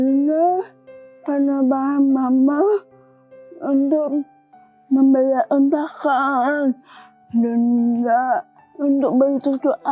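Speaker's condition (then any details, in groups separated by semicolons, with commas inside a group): Cerebral palsy; communicates smoothly in conversation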